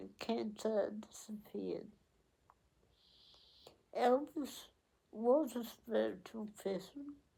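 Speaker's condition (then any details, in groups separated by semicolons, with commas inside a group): Cerebral palsy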